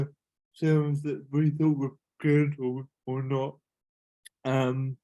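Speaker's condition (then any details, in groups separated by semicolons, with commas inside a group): Cerebral palsy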